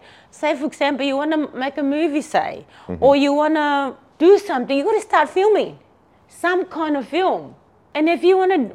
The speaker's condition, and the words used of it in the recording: None; typical speech.